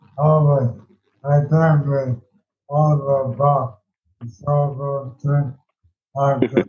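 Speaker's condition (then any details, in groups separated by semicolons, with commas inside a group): ALS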